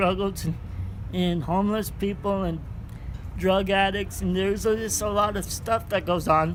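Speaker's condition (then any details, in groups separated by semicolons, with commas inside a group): Cerebral palsy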